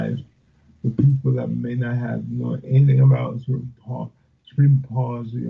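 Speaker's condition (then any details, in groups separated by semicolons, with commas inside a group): Cerebral palsy; speech affected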